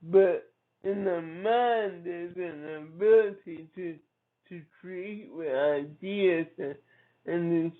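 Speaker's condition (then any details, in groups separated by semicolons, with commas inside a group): Cerebral palsy; from birth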